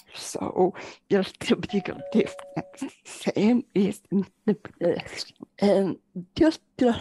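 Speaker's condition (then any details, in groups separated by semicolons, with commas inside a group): Generalized dystonia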